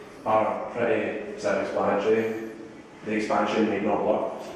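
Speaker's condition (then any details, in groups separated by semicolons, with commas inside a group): No condition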